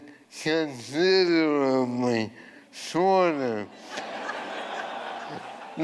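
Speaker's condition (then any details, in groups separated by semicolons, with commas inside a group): ALS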